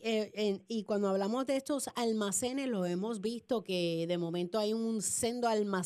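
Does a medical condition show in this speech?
No.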